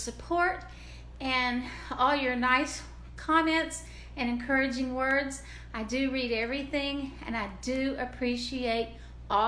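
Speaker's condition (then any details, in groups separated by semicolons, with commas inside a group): No condition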